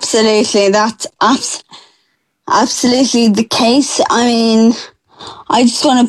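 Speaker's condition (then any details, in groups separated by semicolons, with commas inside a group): Friedreich's ataxia; rare genetic progressive ataxia, diagnosed at age 13; less progressed than some others with condition, seeking access to slowing drug Skyclarys by Biogen; speech getting slower and more slurred over time, speaking a major struggle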